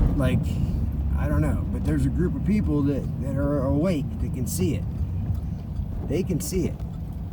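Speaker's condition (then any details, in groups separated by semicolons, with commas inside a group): No condition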